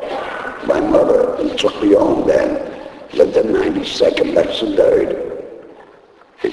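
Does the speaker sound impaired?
Yes: laryngectomy; needs thumb to talk.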